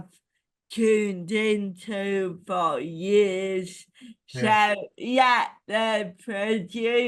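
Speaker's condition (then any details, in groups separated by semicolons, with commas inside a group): Cerebral palsy; ataxic type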